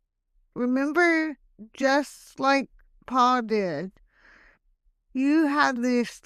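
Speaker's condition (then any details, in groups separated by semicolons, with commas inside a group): Hemiplegic cerebral palsy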